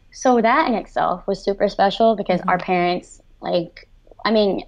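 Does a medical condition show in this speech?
Yes: cleft lip and palate, severe; after stroke unable to speak, write or converse, dyslexia, speech pathologist and cognitive therapy, speech regained.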